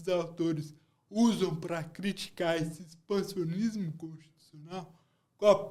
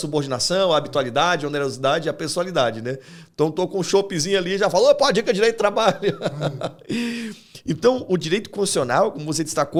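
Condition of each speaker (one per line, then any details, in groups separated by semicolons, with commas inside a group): Cerebral palsy; low brain oxygen at birth, delayed delivery; over 40 years since onset
No condition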